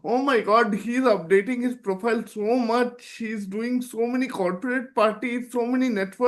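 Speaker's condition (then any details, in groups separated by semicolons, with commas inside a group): Cerebral palsy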